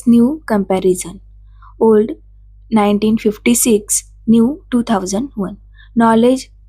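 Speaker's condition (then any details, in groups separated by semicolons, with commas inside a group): No condition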